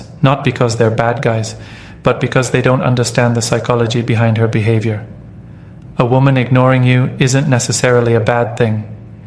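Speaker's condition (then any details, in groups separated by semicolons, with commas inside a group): No condition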